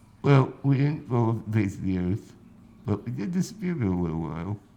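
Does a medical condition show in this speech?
Yes: spinal muscular atrophy.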